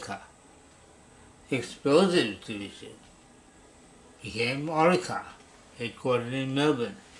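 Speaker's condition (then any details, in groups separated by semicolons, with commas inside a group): Parkinson's disease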